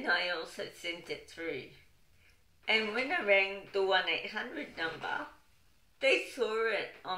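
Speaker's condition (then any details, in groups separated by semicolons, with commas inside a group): Cerebral palsy; wheelchair user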